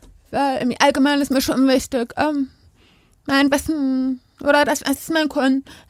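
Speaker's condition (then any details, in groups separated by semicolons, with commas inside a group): Deafness; not born deaf, hearing school, spoken mother tongue, sign language learned later, uses Zupack and Basslet bass devices; speaks aloud, hearing people forget deafness, voice different and louder on stage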